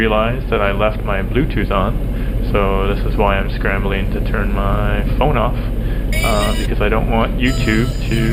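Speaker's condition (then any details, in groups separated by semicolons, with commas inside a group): No condition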